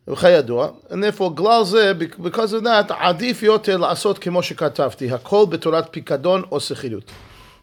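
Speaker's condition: No condition

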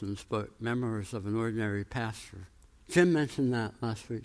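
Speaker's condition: Tongue cancer, jaw reconstruction

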